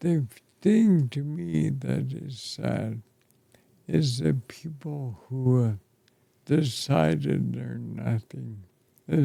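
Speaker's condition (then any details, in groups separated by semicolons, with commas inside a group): ALS; affects chest and throat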